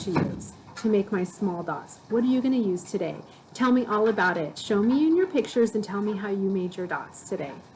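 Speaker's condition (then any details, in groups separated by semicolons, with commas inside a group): No condition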